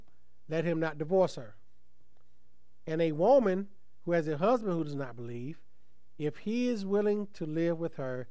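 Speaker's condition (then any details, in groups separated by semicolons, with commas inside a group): No condition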